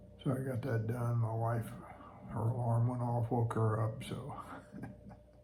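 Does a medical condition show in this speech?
Yes: Parkinson's disease.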